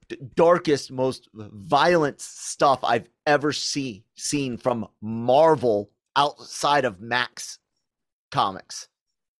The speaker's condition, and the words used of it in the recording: Stuttering. Dawson and John, and I'm not, my stutters are bad today, so guys, I like that.